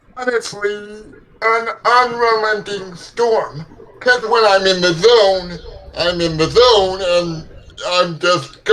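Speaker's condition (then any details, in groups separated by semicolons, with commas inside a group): Cerebral palsy; legs affected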